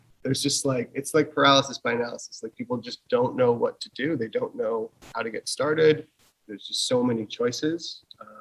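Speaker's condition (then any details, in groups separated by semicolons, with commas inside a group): No condition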